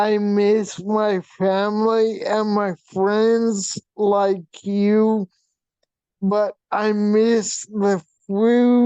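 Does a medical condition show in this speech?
Yes: vp shunt failure, brain pressure.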